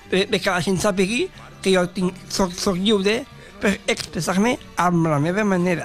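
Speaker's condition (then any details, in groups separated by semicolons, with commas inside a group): Down syndrome; extra chromosome, present since early childhood; very talkative, expresses self in own way and own words, dislikes being corrected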